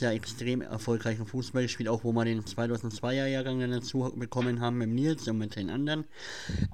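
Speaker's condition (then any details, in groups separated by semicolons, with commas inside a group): Cleft palate; cleft palate since childhood; speech defect, listeners say speech hard to understand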